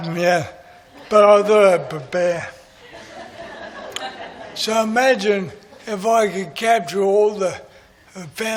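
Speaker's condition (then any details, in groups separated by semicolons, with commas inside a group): MND; voice is going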